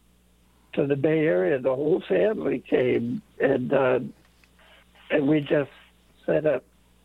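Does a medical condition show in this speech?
Yes: late-onset Pompe disease; onset age 5-6, misdiagnosed as muscular dystrophy at 23 for 26 years; infusion treatment, over 250 infusions, service dog Coppola from Canine Companions, physical activity limited.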